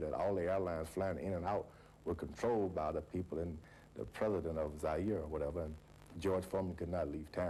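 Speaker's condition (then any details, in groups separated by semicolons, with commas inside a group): No condition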